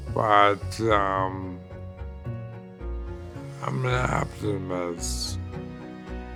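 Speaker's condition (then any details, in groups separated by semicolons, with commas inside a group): ALS; shortness of breath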